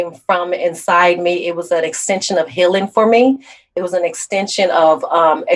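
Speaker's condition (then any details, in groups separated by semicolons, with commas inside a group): No condition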